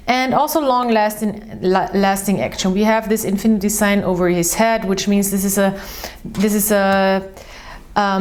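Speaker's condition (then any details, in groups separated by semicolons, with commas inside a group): No condition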